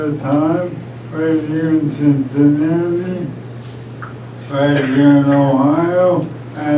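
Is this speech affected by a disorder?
Yes: ALS.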